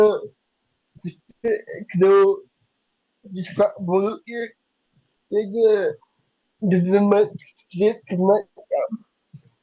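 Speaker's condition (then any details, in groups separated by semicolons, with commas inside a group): Cerebral palsy; could not speak as a child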